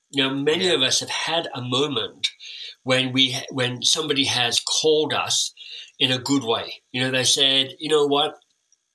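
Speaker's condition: Cleft lip and palate; orthodontic treatment

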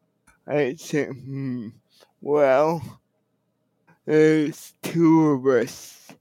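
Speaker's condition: Cerebral palsy; wheelchair user, can walk short distances with help; speech affected by cerebral palsy, others worried listeners would not understand

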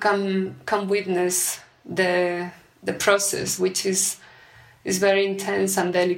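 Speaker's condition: No condition

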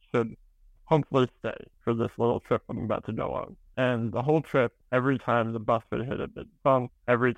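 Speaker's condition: Spinal muscular atrophy

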